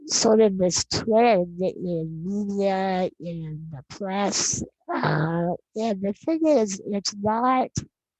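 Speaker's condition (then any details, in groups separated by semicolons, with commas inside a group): Non-progressive muscular dystrophy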